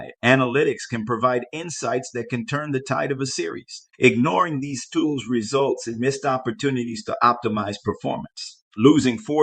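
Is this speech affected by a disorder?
No.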